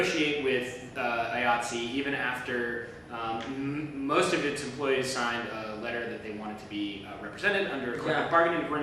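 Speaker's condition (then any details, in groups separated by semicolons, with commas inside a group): No condition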